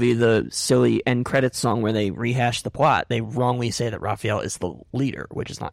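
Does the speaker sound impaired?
Yes: cleft palate; cleft palate present from birth; difficulty producing l sounds.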